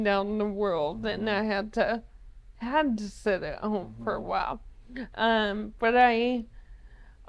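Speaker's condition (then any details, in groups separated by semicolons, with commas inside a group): ALS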